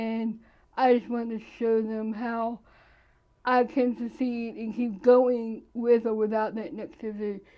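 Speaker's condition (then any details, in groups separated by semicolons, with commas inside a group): Cerebral palsy; present from birth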